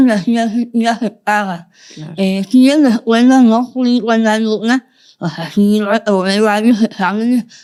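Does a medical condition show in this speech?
Yes: Moebius syndrome, congenital.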